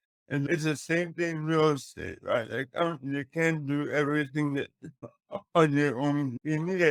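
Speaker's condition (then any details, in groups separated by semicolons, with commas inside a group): Cerebral palsy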